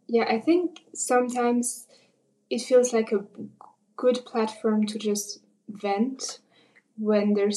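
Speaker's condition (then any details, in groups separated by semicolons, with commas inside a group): Covert stuttering; gradual onset in puberty, worse end of high school, father stuttered, therapy exercises unhelpful; early in accepting stutter, trying to be less covert; hid stutter with techniques in German, French, not in English, grew silent from fear; blocks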